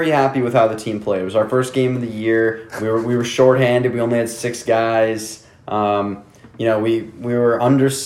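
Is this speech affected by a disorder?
No.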